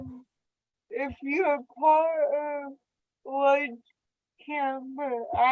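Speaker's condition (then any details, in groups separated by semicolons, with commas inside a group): Cerebral palsy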